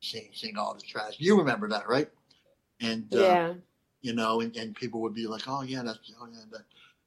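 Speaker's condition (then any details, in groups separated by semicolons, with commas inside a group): Cleft lip and palate; lisp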